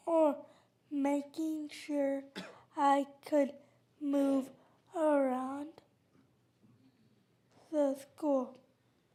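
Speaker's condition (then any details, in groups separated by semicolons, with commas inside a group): Cerebral palsy; uses power wheelchair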